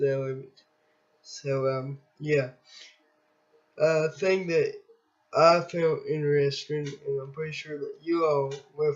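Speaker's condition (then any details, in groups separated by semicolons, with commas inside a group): Cerebral palsy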